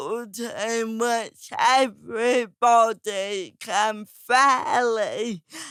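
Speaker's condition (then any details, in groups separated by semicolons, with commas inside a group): Cerebral palsy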